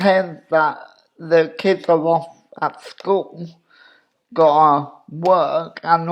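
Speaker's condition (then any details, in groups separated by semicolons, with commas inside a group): Cerebral palsy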